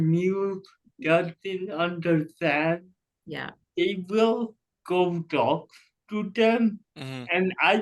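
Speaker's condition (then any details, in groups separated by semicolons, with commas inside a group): Cerebral palsy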